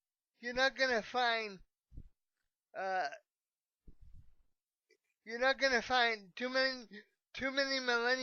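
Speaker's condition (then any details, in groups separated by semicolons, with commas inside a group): Cerebral palsy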